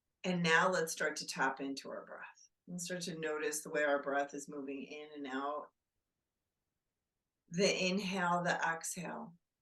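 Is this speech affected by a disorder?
No.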